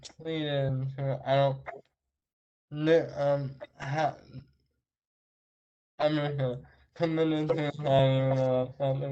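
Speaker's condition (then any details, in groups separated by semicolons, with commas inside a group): Traumatic brain injury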